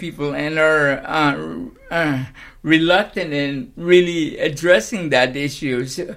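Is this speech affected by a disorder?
Yes: cerebral palsy.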